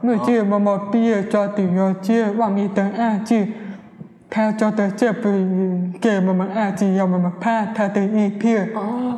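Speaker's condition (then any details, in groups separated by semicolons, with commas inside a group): Hearing impairment; wears hearing aid, hears car horns and ambulance sirens with hearing aid; converses orally with host without interpreter; speech not very clear, others may not understand her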